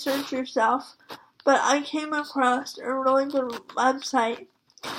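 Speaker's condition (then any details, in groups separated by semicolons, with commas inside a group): Spastic quadriplegic cerebral palsy; moderate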